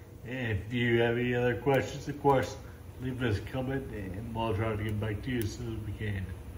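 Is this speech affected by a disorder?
Yes: Friedreich's ataxia; slowed speech, can be difficult to understand.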